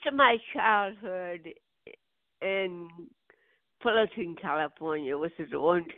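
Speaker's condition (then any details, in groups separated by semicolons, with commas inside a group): Cerebral palsy; birth onset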